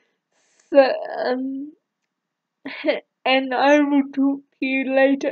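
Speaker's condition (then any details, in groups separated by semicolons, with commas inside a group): Cerebral palsy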